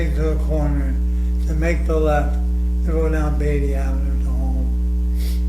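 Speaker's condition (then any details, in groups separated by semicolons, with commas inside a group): ALS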